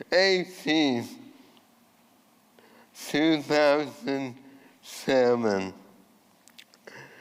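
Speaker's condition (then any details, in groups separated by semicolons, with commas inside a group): ALS; voice changed from earlier resonant voice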